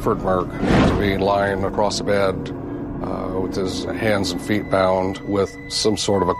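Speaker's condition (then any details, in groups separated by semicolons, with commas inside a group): No condition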